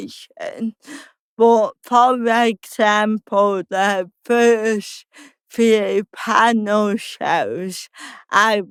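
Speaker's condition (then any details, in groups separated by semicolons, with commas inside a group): Cerebral palsy; slow speech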